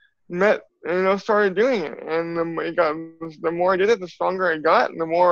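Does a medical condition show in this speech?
Yes: cerebral palsy; from birth.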